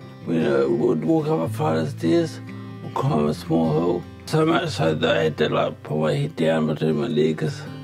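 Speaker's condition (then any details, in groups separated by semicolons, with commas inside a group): Multiple system atrophy; affects speech, eating and stability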